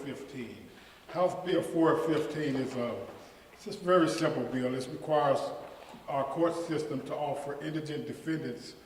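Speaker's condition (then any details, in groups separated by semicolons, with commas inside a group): No condition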